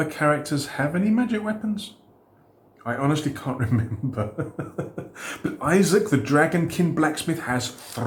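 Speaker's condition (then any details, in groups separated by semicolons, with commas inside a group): No condition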